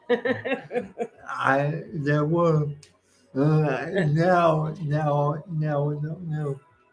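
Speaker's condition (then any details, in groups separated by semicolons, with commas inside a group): Cerebral palsy; uses wheelchair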